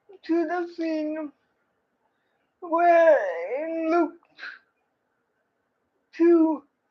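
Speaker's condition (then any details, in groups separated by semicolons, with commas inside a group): Cerebral palsy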